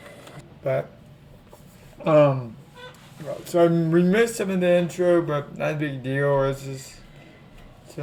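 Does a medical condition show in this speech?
Yes: cerebral palsy; affects legs.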